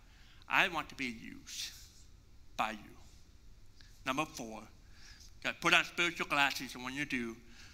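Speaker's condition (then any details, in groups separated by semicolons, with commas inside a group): Deafness; congenital, 80% hearing loss since birth, relies on lip reading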